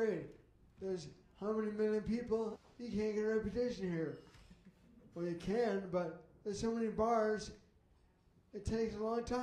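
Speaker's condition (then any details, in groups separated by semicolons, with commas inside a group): Traumatic brain injury; occupational therapy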